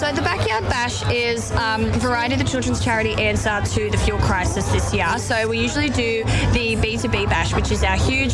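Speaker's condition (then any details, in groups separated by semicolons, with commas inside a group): Cleft palate; congenital cleft palate, born with no roof of mouth, multiple surgeries; unable to swallow or sing as a child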